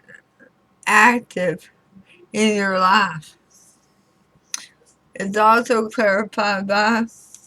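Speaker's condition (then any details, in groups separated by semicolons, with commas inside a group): Throat cancer radiation damage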